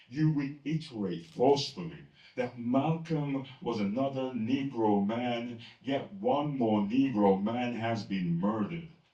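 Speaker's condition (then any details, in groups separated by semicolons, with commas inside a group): No condition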